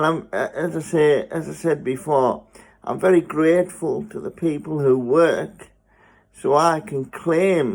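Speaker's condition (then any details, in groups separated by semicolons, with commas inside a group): Spastic cerebral palsy; spastic, mainly lower limbs, one side weaker, spasms; uses a wheelchair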